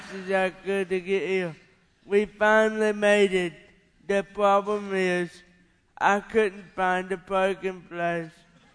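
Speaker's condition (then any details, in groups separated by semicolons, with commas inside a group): Cerebral palsy; caused by parents' lifestyle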